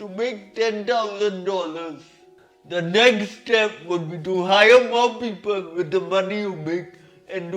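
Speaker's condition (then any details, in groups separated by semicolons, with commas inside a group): Cerebral palsy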